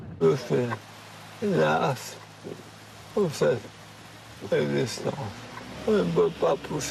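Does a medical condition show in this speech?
Yes: maladie de Charcot (ALS); needs voice amplifier, uses eye-tracking communication.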